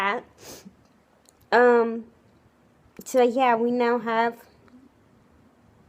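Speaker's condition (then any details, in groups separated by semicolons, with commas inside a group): Cerebral palsy, spastic, severe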